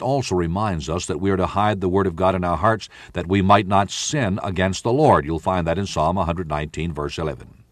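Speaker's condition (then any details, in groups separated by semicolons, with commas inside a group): No condition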